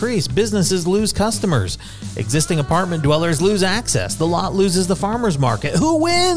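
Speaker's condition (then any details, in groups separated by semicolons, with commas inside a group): No condition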